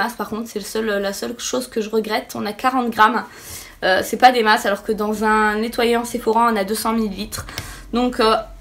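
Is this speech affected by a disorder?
No.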